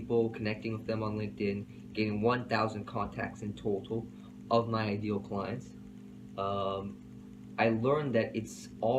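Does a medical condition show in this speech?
No.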